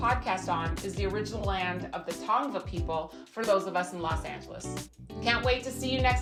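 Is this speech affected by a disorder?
No.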